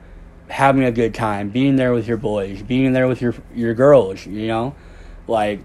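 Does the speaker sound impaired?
Yes: cleft lip and palate; congenital cleft lip and palate, no front teeth at birth, jaw reconstruction with jaw wired shut; one more surgery left, doing well.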